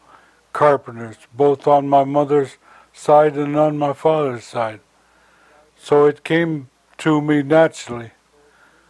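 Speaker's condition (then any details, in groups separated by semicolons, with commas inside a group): Stroke; even with walker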